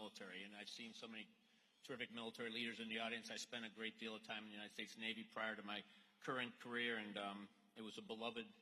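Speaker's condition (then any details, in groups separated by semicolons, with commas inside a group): No condition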